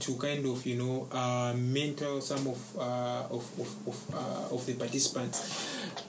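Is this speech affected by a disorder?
No.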